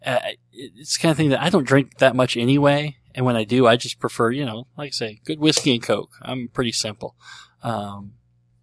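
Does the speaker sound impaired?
Yes: cleft lip and palate; treated as a baby.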